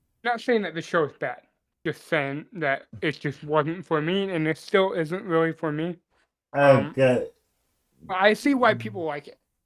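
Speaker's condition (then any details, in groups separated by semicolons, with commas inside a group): Cerebral palsy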